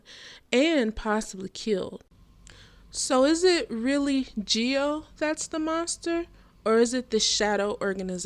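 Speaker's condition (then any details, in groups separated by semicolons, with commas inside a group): No condition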